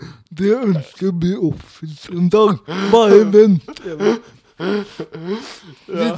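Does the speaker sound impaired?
Yes: cerebral palsy; often mistaken for being drunk even when sober.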